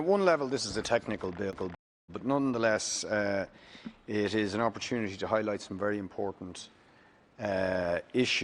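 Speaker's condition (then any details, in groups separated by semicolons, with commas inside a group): No condition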